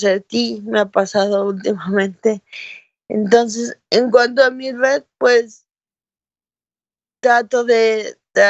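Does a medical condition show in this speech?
Yes: cerebral palsy.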